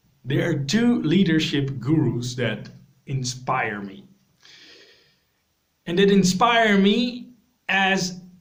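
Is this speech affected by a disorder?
No.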